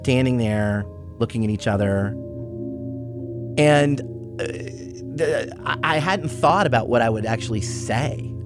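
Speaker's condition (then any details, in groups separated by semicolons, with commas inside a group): No condition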